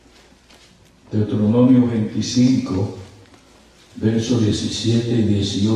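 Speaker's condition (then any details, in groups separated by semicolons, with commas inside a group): No condition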